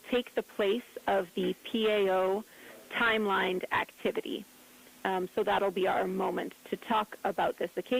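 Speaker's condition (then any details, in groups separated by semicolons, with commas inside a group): No condition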